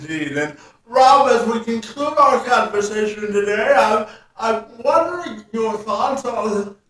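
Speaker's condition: Spastic quadriplegia cerebral palsy; from birth

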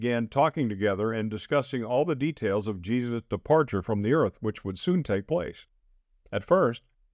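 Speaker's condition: No condition

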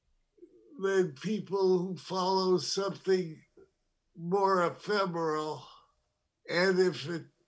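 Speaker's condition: Parkinson's disease; diagnosed over 9 years ago

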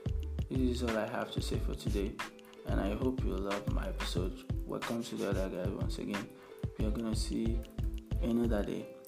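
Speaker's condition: No condition

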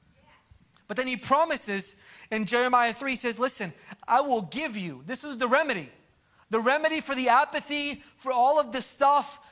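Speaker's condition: No condition

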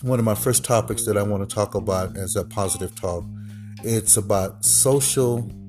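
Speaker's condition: No condition

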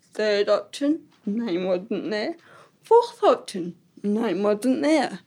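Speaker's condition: Ataxic cerebral palsy; impaired coordination

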